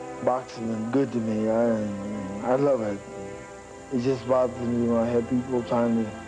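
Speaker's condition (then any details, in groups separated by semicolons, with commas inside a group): Parkinson's syndrome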